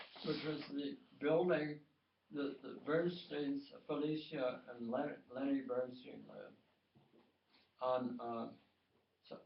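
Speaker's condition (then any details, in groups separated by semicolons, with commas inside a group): Tongue cancer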